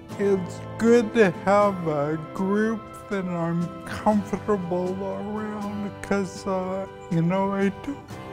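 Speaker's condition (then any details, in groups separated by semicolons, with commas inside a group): Multiple sclerosis; onset at age 34; speech problems, limited endurance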